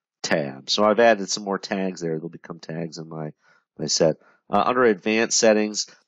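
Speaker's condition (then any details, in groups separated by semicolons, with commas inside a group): No condition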